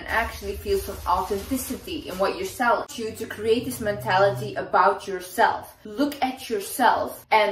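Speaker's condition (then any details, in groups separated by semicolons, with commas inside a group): No condition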